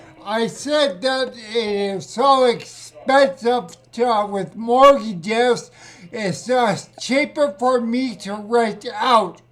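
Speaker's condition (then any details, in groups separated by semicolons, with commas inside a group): Spinocerebellar ataxia; speech sounds drunk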